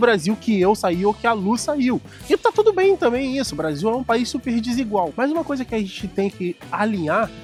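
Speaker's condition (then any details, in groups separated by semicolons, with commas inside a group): No condition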